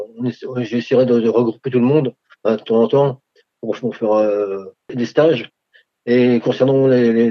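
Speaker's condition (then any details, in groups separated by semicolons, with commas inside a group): Parkinson's disease; regular table tennis with able-bodied players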